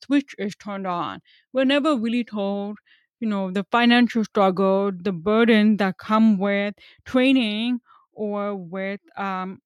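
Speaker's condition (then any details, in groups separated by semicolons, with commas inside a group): Hearing loss; hearing aid user, same audiologist firm for 25 years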